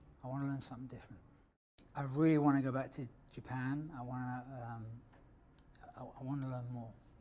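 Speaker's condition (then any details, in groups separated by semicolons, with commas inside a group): No condition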